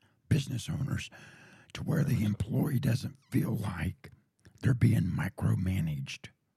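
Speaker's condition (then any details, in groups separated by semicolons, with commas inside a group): Throat cancer surgery; golf-ball-sized tumor in voice box wrapping vocal cords, threatened airway, treated by surgery; tumor paralyzed vocal cords, surgeon warned whole larynx might be removed, speech after surgery uncertain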